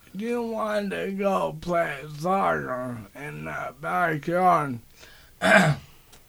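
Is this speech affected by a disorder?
Yes: ALS; motor neuron disease, onset with speech impairment and right hand weakness; speech impairment noticed before diagnosis, prompted doctor visit.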